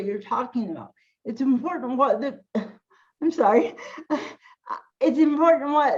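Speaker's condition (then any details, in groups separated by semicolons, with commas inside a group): Cerebral palsy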